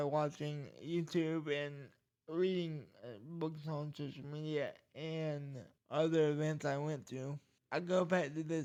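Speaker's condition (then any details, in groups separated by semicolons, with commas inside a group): Cerebral palsy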